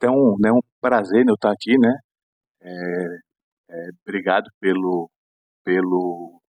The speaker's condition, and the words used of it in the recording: Stuttering. Quando tem uma aula, palestra, né, algo assim, eu sempre costumo começar falando isso, né, que eu tenho essa disfluência da fala, que é a gagueira, né?